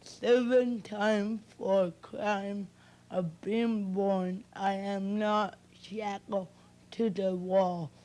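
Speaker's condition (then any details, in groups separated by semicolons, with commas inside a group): Cerebral palsy; speech improved over past year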